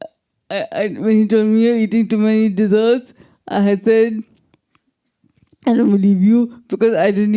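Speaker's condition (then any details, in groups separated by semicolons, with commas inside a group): Traumatic brain injury, severe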